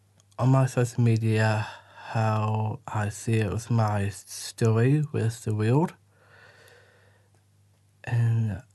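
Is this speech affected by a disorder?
Yes: Down syndrome; 20-year-old man; speech not always clear, word-finding difficulty, helped when listeners wait.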